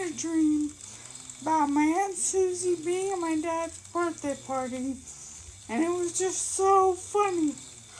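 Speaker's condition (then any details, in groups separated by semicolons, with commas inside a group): Brain injury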